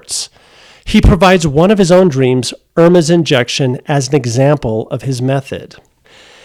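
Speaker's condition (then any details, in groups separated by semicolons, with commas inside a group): No condition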